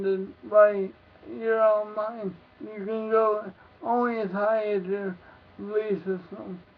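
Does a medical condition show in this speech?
Yes: cerebral palsy.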